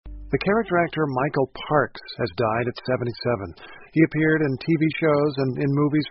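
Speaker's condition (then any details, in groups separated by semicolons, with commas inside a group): No condition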